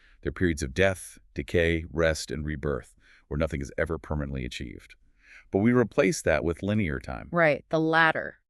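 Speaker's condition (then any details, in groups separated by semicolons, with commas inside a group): No condition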